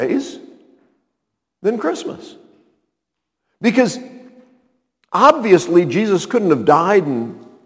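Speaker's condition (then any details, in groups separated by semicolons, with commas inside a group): No condition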